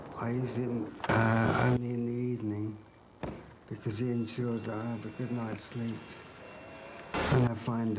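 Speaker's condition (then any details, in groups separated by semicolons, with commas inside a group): Multiple sclerosis; cannabis greatly reduced spasms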